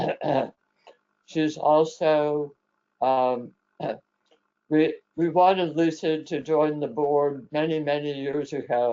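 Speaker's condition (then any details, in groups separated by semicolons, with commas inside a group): Head and neck cancer; survivor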